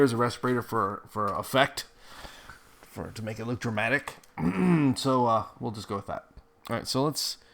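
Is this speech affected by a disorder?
No.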